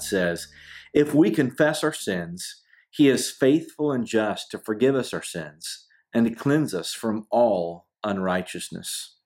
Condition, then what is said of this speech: No condition.